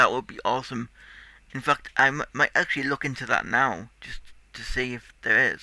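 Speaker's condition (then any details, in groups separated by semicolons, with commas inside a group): Cerebral palsy; tight muscles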